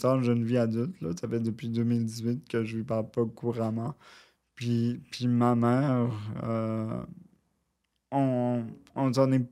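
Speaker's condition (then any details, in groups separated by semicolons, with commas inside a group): Cerebral palsy, near quadriplegia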